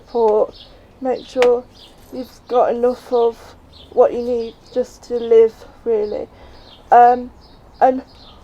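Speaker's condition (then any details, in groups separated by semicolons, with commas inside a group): Cerebral palsy; affects legs, mild scoliosis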